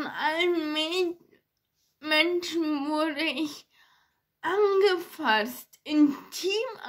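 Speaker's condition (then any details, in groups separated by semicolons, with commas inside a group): Ataxia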